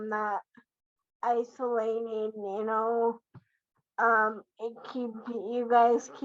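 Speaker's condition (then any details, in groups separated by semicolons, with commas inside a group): Cerebral palsy quadriplegia; quadriplegic form, most severe type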